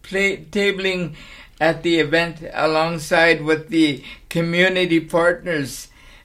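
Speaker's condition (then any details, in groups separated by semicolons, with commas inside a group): Cerebral palsy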